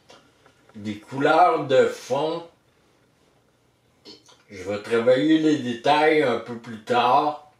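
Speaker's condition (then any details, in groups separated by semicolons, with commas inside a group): Traumatic brain injury; surgery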